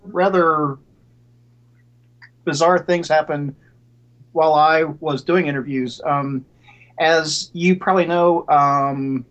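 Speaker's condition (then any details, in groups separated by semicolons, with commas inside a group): Stuttering; every syllable in grade school, wrote notes, severe through college, therapy in school and Columbus, Ohio hospital; self-described mild stutterer, mostly fluent; severe when nervous, none when drunk or very angry, less with household; prolonged sounds, blocks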